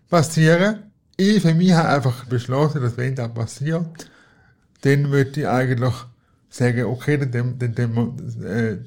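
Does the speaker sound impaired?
Yes: cerebral palsy; cerebral palsy from birth, physical not cognitive, wheelchair user, moved on knees as child; daily help via IV assistance model for almost 10 years.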